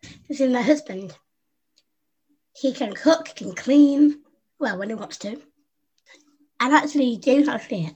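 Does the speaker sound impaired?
Yes: Down syndrome; present from birth, infant heart failure, heart surgery, pneumonia, stopped breathing, resuscitated, chest problems; adult woman, 25; learned to speak by copying younger sister Susie, second top grade and b in French speaking.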